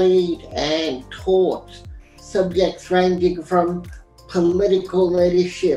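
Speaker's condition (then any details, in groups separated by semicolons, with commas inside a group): Severe cerebral palsy; severe spastic quadriplegia, both arms and legs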